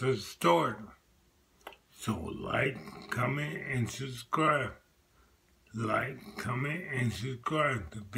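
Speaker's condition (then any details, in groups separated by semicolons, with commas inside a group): Multiple sclerosis; affects left side and voice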